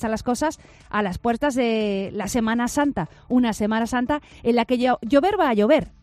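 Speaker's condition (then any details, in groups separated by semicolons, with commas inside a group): No condition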